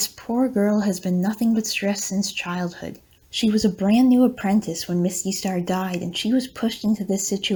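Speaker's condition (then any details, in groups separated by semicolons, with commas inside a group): No condition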